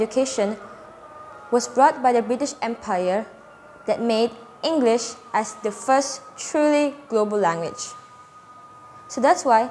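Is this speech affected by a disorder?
No.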